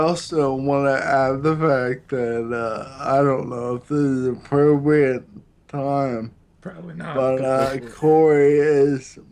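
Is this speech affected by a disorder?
Yes: Friedreich's ataxia; affects speech, sounds drunk.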